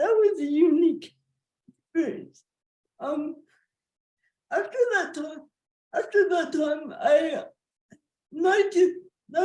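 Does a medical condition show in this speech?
Yes: cerebral palsy.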